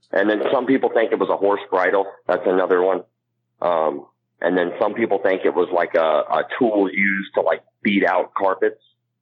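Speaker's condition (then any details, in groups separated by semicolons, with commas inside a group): Cleft palate; congenital cleft palate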